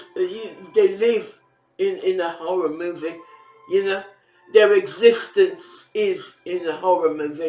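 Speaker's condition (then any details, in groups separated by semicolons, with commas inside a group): Facial palsy; can barely hear own speech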